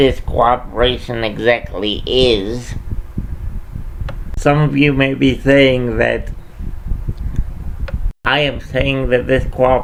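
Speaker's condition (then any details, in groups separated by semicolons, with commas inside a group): Cerebral palsy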